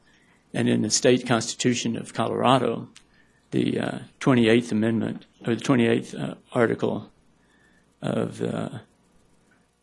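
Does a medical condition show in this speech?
Yes: Parkinson's; may stumble over words.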